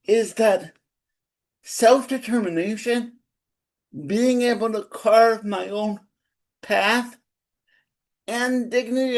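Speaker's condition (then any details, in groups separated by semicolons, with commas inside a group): Cerebral palsy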